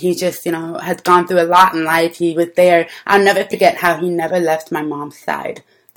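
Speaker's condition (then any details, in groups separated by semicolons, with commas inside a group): Deafness; deaf since childhood; speaks well, learned speech through childhood lessons with visual computer speech feedback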